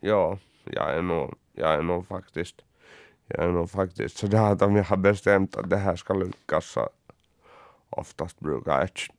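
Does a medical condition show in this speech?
Yes: cerebral palsy; uses wheelchair.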